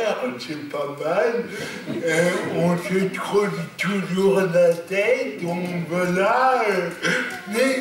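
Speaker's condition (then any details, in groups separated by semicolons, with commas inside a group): Cerebral palsy; lifelong, non-progressive; stable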